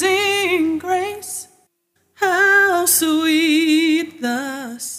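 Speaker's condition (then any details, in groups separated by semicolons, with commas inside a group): No condition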